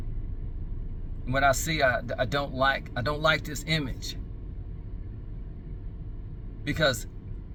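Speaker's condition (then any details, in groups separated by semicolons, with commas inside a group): No condition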